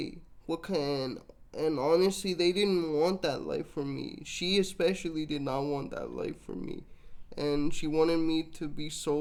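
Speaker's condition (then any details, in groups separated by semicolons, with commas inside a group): Cerebral palsy, mixed, mild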